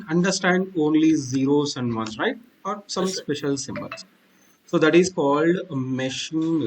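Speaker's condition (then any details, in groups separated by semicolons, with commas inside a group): No condition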